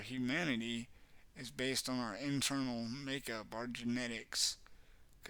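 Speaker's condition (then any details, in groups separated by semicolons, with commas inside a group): Cerebral palsy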